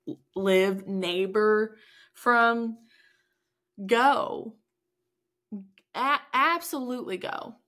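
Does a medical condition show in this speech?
Yes: stuttering; fear of speaking in front of groups, school accommodations for presenting projects, found national stuttering association; less evident than once, comes out more again with age; some days stutters much more than usual, takes longer to get words out, talks may run over; here repeated sounds, prolonged sounds.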